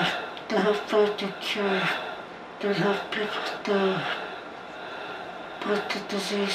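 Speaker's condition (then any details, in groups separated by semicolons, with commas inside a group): ALS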